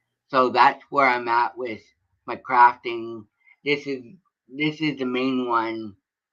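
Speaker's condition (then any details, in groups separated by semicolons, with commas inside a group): Cerebral palsy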